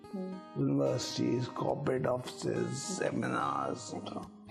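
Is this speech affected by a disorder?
Yes: ataxia; genetic, lower limb weakness; diagnosed end of schooling, uses wheelchair, nerve medication.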